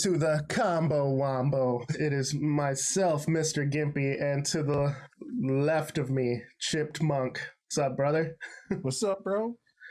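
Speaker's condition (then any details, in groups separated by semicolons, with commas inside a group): No condition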